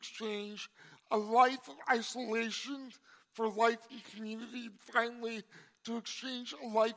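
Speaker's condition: Cerebral palsy; congenital

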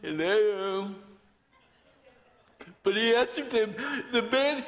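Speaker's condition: Torsion dystonia; vocal cords twist with torso, voice cannot be controlled, altered speech

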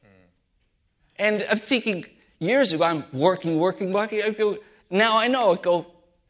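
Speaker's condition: Aphasia after stroke; massive stroke, adult onset, one week comatose, numb hand, aphasia affecting talking, reading, writing, singing; just over 7 years since stroke; could not talk, read or write at first, friend helped with talking, hard to memorize, halting telegraphic sentences

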